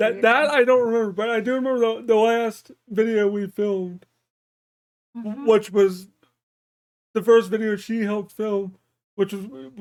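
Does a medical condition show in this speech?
Yes: cerebral palsy.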